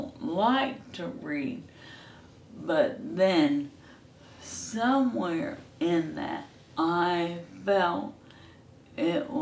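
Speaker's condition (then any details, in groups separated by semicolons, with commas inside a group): ALS; hand onset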